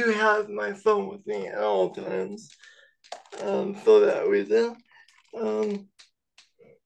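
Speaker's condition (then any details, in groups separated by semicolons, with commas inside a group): Cerebral palsy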